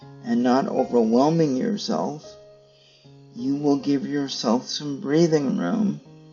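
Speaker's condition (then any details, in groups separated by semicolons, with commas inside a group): Cerebral palsy; stiff muscles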